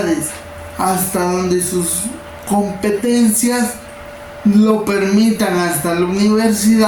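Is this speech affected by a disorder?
Yes: cerebral palsy.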